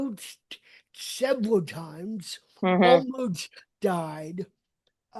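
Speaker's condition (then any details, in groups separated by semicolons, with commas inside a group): Cerebral palsy; uses walker and wheelchair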